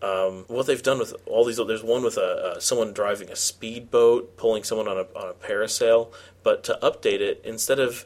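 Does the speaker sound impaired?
No.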